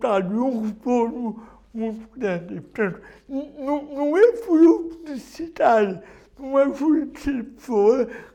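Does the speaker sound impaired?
Yes: cerebral palsy; difficulty speaking but not communicating, voice may sound strange, listeners wrongly assume intellectual deficit.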